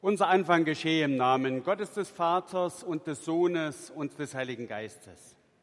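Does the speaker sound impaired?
No.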